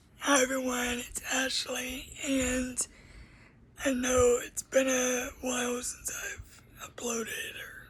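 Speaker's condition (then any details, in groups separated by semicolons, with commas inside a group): Cerebral palsy; uses a wheelchair; voice permanently damaged, may be hard to understand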